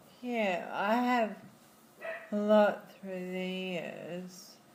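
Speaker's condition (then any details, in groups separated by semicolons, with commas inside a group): Friedreich's ataxia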